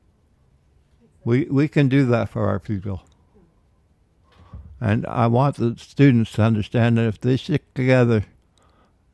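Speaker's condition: Parkinson's disease; man aged 73

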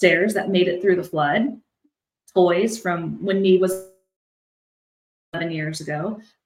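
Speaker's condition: No condition

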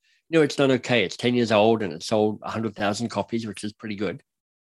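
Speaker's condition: Cleft lip and palate; speech impediment

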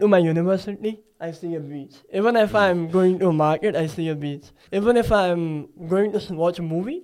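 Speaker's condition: Cleft palate; recent nose surgery, nose previously tilted; talks from nasal cavity, speech sounds different, listeners try harder to understand

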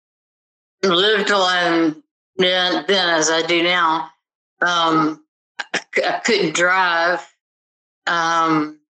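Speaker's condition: Tardive dyskinesia; onset 10+ years ago, progressive, arm and leg flailing, falls, balance issues, moderately severe to severe; mild stutter now, formerly severe stutter making speech unintelligible, chewing and swallowing little affected

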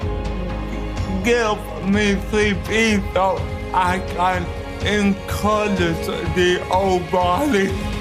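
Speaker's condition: Cerebral palsy; cerebral palsy from birth

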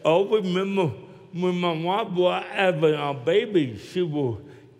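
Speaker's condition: Cerebral palsy; neck operation

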